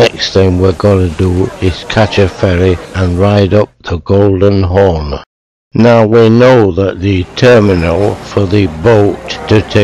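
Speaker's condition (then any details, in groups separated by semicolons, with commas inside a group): Motor neuron disease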